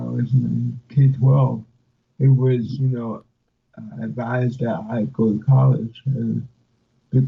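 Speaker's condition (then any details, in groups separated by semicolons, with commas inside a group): Cerebral palsy; affects speech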